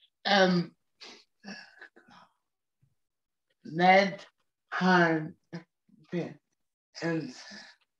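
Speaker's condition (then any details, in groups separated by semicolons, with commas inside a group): Cerebral palsy; wheelchair user; severe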